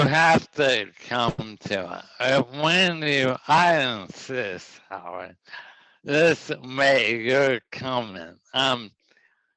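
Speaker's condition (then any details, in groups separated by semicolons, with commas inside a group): ALS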